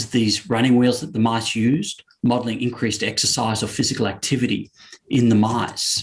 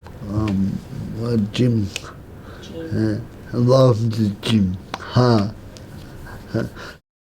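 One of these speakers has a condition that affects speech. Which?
The second: Huntington's disease.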